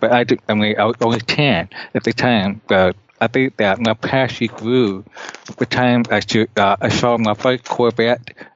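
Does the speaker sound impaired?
Yes: deafness; cannot hear well.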